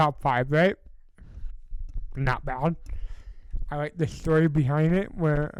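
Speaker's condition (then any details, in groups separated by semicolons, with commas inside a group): Cerebral palsy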